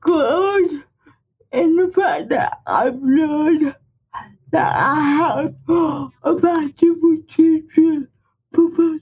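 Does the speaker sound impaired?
Yes: speech impairment; uses wheelchair.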